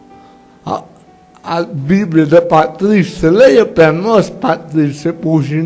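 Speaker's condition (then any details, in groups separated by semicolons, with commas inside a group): Cerebral palsy; years of speech therapy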